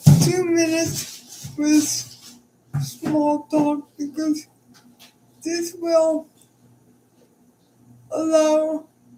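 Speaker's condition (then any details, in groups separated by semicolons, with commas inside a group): Cerebral palsy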